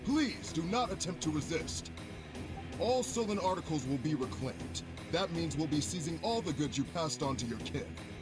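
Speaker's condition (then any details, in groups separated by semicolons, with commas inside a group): No condition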